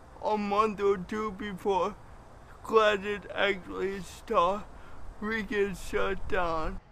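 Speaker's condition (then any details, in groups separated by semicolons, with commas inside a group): Cerebral palsy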